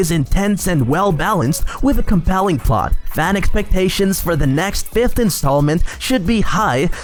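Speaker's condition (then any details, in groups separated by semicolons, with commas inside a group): No condition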